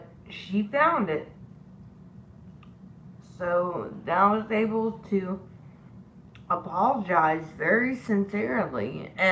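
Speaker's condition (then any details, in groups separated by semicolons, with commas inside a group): Disability causing slurred speech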